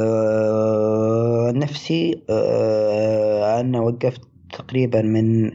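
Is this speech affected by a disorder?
Yes: stuttering; onset age 10, previously largely controlled, gave presentations, spoke at Toastmasters, perfectionism possibly a contributing cause; worst period of stuttering so far, lacks willpower to work on it; difficulty communicating with people; here prolonged sounds.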